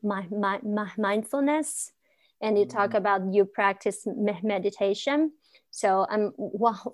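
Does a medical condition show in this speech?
Yes: stuttering; since childhood; here repeated sounds, repeated words, prolonged sounds.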